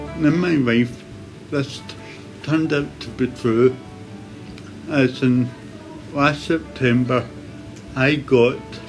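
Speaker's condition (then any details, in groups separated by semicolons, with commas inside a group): Cerebral palsy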